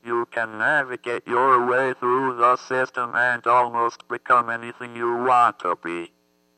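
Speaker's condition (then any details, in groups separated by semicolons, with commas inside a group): Athetoid cerebral palsy; thumb surgery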